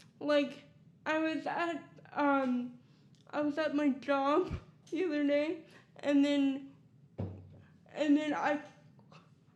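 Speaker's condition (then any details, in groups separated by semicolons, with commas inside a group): Cerebral palsy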